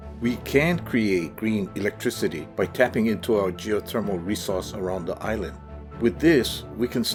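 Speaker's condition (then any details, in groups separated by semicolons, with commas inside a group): No condition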